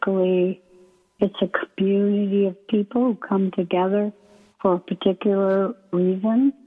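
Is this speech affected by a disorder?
Yes: ALS; first symptoms subtle in right foot, wheelchair user, Beezy board replaced standard transfer board; about two years since diagnosis, three since symptom onset, progressed, muscles can no longer scoot across transfers; breathing muscles affected, hard to speak, may sound weak or hard to understand, paces speech, slowing, pausing.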